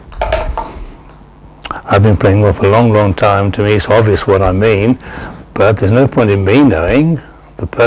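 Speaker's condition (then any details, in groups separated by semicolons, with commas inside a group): No condition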